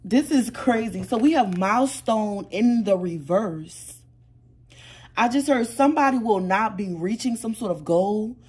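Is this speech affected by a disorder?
No.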